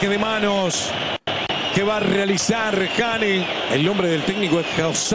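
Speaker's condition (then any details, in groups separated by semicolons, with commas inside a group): No condition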